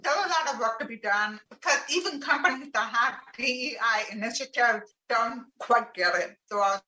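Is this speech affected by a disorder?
Yes: profound deafness; communicates by spoken language, not sign.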